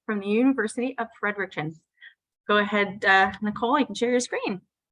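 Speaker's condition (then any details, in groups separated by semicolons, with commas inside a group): No condition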